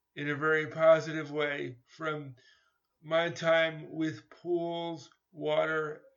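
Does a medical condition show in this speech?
Yes: cerebral palsy; uses crutches for walking, managed with exercises, physical therapy, daily routines.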